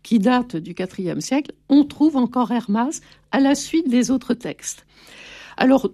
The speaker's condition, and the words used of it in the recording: None; typical speech.